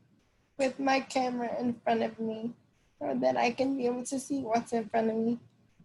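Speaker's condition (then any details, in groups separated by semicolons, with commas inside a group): Cerebral palsy; cerebral palsy, uses wheelchair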